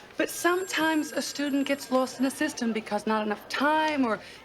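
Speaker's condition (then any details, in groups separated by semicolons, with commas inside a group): No condition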